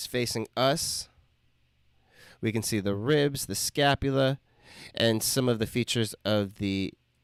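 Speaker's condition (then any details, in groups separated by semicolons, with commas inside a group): No condition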